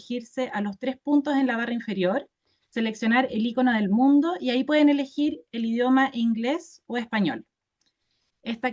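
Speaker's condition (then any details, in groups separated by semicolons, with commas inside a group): No condition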